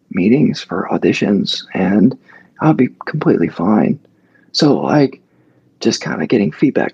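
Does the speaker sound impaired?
Yes: mixed spasmodic dysphonia; mixed abductor and adductor type, adult onset, cause unknown, multiple sclerosis ruled out by MRI; several years since onset, speech therapy with Shirley Gerson, Linklater technique, limited benefit, still blocks; strained, cracking, stuck in back of throat, whispery breaks, once lost voice completely.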